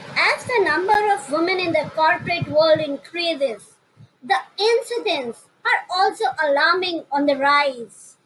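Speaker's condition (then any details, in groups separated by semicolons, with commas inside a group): No condition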